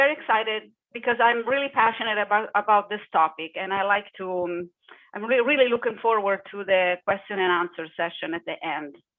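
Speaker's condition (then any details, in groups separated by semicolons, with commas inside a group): No condition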